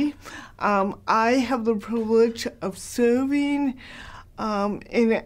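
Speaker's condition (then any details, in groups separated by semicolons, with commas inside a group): Cerebral palsy, mild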